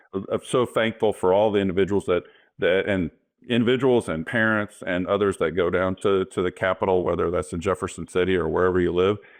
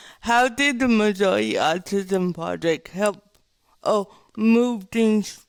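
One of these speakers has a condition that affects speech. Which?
The second: cerebral palsy; with developmental disabilities.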